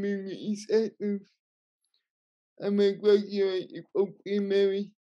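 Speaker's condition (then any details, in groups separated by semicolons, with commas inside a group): Cerebral palsy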